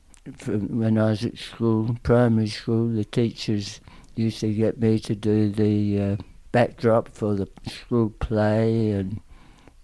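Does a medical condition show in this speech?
Yes: tongue cancer, aggressive; lasting speech and swallowing problems, still present to a certain extent.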